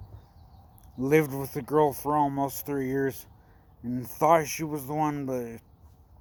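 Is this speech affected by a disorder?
Yes: brain injury.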